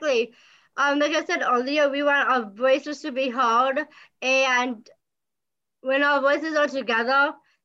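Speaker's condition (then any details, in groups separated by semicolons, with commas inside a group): Down syndrome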